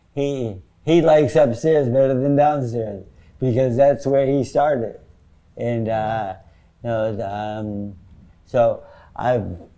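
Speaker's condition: Parkinson's disease; sometimes

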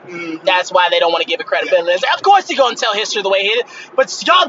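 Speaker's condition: No condition

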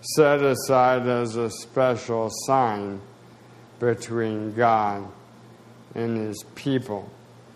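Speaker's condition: Spasticity, mild

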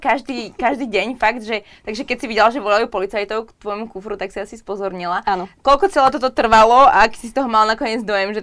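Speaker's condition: No condition

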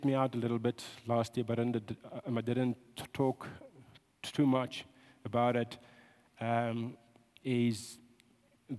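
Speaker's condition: Stuttering; talks long because of stutter; repeated sounds

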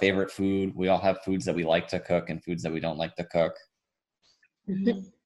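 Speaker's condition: No condition

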